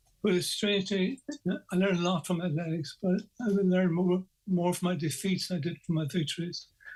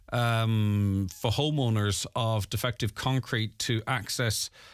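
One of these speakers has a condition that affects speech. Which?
The first: Parkinson's; early onset, deep brain stimulation, two leads implanted; diagnosed age 48, deep brain stimulation; voice dramatically impaired, does not talk well.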